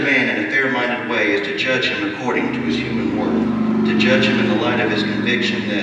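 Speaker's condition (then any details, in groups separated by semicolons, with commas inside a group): No condition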